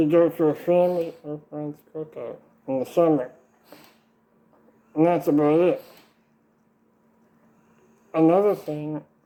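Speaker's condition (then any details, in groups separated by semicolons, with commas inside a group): Duchenne muscular dystrophy; since birth, most of body, tracheostomy, G-tube feeding; cannot use arms, ventilator-dependent, severely weakened respiration; very limited chewing and swallowing, still eats by mouth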